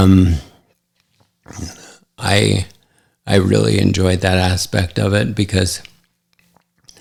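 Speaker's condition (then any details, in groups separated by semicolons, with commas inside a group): ALS; affects hand function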